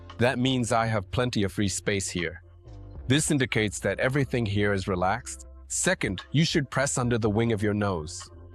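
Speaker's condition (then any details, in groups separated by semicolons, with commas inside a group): No condition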